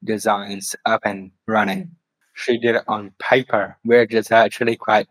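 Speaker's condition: Down syndrome; later diagnosed with autism

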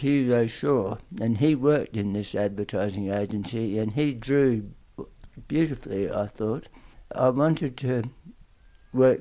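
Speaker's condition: Tongue cancer, aggressive; after treatment, speech and swallowing problems persist to a certain extent

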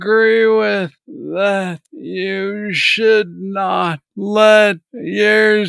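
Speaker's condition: Parkinson's disease; young onset

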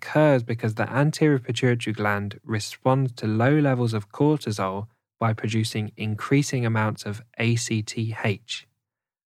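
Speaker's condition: No condition

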